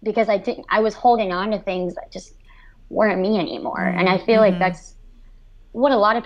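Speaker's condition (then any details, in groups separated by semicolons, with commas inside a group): Cleft lip and palate, severe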